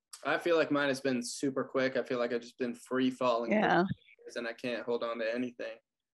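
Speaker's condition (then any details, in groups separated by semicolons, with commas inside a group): No condition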